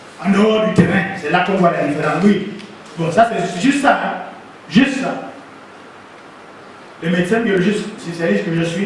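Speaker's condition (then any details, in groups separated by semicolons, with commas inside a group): No condition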